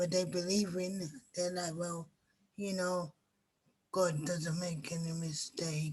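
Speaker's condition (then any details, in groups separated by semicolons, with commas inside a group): Cerebral palsy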